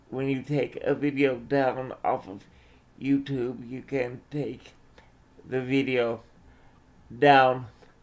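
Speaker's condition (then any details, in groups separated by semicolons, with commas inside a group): Cerebral palsy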